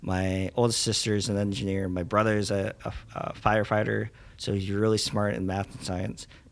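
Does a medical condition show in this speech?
Yes: cleft lip and palate; congenital, present from birth in South Korea.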